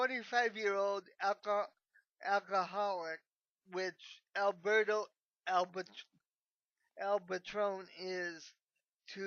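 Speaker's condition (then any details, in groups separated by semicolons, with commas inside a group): Cerebral palsy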